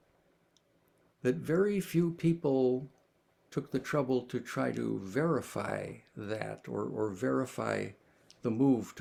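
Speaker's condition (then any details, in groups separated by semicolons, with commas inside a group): No condition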